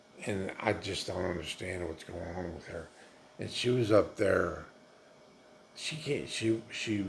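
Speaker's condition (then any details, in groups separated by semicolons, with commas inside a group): Multiple sclerosis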